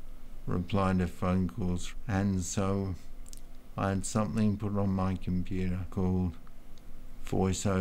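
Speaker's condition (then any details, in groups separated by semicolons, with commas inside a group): Multiple sclerosis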